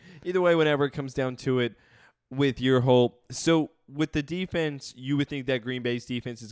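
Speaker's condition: No condition

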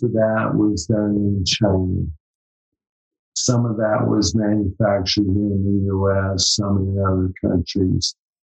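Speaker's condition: ALS; slurred speech, lost deep resonating radio voice, throat badly affected

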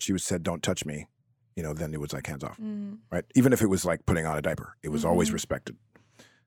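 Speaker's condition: No condition

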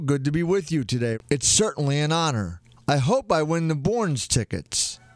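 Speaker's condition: No condition

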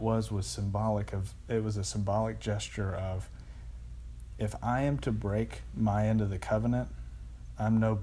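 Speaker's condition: No condition

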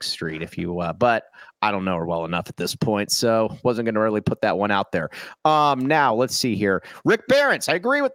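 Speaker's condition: No condition

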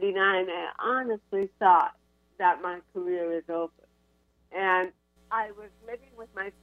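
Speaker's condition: Cerebral palsy; from infancy, diagnosed at UCLA, spinal cord surgery C1 to C7, titanium neck limits looking up

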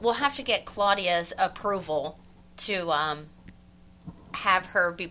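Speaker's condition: No condition

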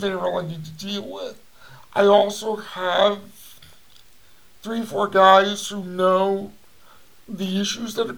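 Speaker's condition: Cerebral palsy; cerebral palsy from birth, brain damage affecting balance and coordination, limbs affected, power wheelchair user; voice audibly affected

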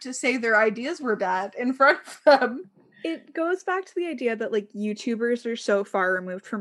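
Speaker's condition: No condition

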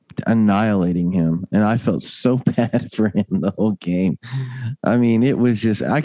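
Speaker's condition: No condition

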